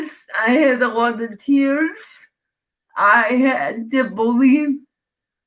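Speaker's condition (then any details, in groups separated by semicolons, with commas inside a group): Cerebral palsy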